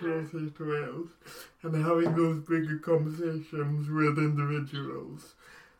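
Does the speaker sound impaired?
Yes: cerebral palsy; brain damage at or around birth, affects coordination and muscle control of whole body.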